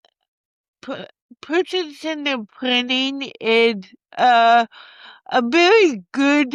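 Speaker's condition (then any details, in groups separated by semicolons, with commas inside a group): Cerebral palsy; from birth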